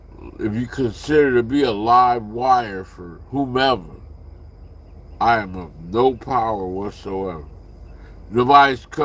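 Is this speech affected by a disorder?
Yes: slurred speech.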